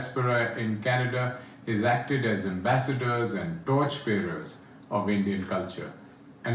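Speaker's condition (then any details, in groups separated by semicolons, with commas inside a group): No condition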